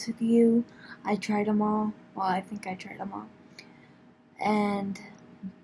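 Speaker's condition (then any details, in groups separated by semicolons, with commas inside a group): Cerebral palsy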